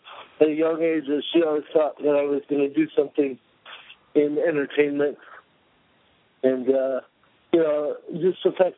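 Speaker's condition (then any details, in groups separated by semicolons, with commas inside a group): Cerebral palsy; cannot be hidden when acting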